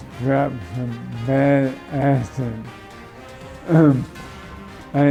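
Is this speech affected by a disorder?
Yes: ALS (Lou Gehrig's disease); throwing arm useless.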